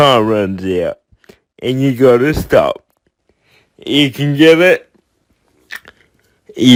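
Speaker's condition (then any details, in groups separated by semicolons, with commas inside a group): Cerebral palsy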